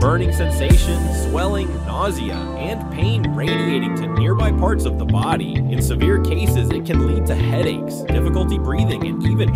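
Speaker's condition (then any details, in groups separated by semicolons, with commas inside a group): No condition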